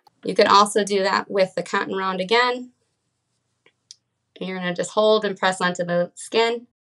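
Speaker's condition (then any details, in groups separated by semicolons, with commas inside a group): No condition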